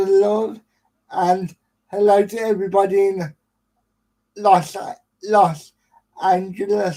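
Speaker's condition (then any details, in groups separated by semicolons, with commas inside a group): Cerebral palsy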